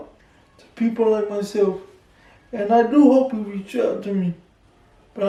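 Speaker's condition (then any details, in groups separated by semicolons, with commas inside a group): Cerebral palsy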